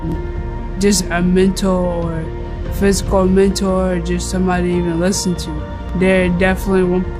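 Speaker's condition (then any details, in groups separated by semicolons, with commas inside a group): Cerebral palsy; cerebral palsy with seizures, bones and legs weak and painful in cold weather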